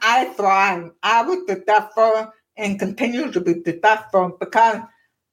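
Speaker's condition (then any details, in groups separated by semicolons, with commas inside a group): Profound deafness, born profoundly deaf, cochlear implant; deaf accent, listeners notice, childhood speech therapy at UT Dallas Cellular Center, ended by middle school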